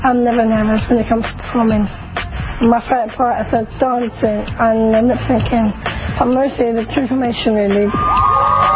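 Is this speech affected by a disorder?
Yes: Down syndrome; extra chromosomes.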